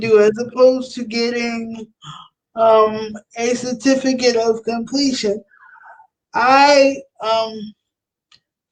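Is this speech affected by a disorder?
Yes: cerebral palsy.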